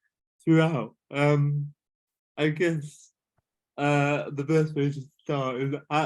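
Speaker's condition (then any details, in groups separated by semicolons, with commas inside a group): Cerebral palsy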